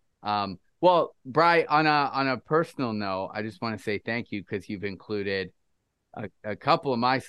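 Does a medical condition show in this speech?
No.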